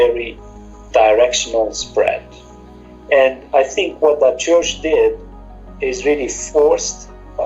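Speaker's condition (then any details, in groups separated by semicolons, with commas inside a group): No condition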